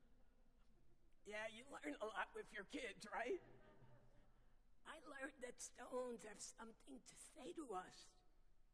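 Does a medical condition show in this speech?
Yes: vocal dysphonia; noticeably sultry voice.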